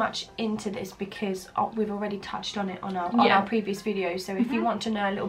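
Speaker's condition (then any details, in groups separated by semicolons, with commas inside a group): No condition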